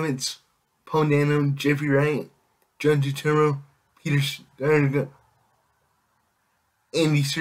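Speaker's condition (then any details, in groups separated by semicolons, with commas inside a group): Cerebral palsy; affects all muscles; able to speak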